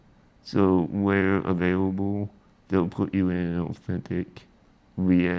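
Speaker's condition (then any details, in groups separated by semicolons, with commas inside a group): Spinal muscular atrophy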